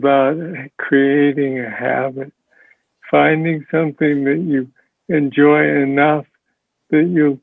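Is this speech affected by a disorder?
Yes: Parkinson's disease; speech sounds like mush.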